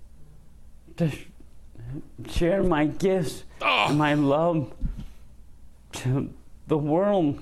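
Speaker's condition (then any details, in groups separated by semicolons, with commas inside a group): ALS; diagnosed one year ago; little time left; voice noticeably abnormal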